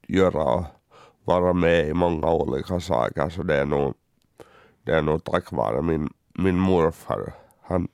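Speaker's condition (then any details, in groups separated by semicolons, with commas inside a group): Cerebral palsy; uses wheelchair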